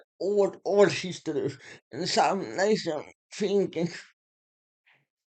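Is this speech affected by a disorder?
Yes: muscular Parkinson.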